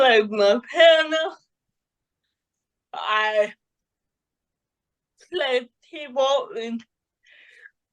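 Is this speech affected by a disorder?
Yes: cerebral palsy; adult, after childhood therapy.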